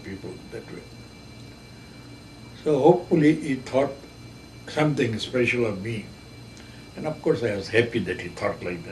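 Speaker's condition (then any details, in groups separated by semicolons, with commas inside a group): No condition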